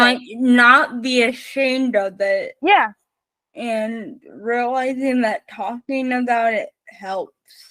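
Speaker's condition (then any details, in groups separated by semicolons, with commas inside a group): Spastic cerebral palsy, mixed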